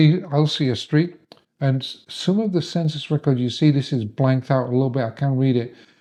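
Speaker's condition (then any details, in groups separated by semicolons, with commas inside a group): No condition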